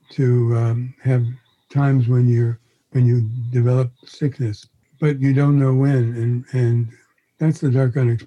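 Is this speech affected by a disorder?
Yes: Parkinson's disease; onset around age 81, first noticed sign frozen mask-like face, diagnosed by neurologist, progressive; chief symptom exhaustion, torpor, sluggishness, lethargy rather than tremor.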